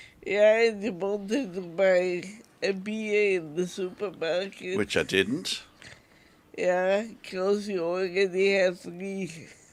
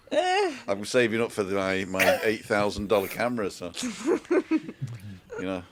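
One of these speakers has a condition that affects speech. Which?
The first: multiple sclerosis.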